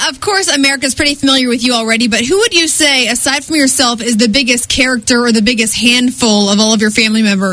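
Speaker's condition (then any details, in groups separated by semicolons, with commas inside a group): No condition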